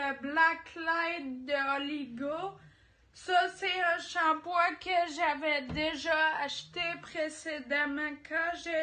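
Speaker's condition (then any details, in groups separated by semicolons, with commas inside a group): Ataxia; degenerative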